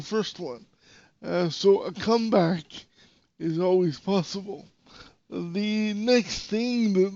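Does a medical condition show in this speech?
Yes: cerebral palsy.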